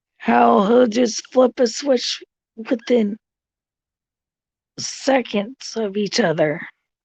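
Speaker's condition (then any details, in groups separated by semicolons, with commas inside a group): Cerebral palsy; since birth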